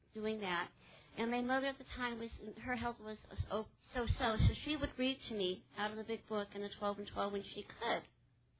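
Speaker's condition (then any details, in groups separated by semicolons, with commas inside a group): Cleft palate; congenital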